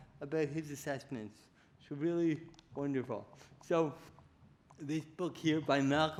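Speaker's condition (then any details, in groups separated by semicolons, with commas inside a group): Cerebral palsy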